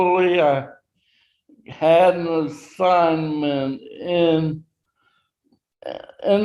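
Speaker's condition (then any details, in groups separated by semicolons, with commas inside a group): Traumatic brain injury; 39 years since injury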